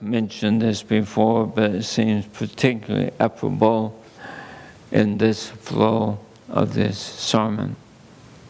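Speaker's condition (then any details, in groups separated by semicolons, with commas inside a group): ALS; under neurologist care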